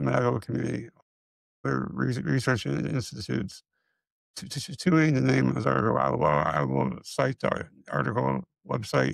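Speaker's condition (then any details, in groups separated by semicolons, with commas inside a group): Multiple system atrophy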